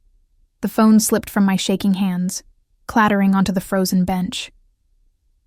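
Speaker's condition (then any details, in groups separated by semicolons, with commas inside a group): No condition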